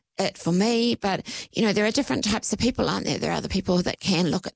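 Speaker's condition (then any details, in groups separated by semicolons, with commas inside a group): Voice disorder; voice audibly affected at recording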